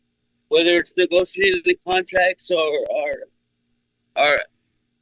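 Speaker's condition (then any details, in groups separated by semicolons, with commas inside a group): Cerebral palsy; since birth, uses wheelchair; speech unaffected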